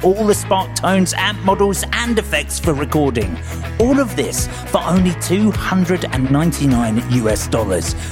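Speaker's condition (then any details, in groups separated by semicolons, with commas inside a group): No condition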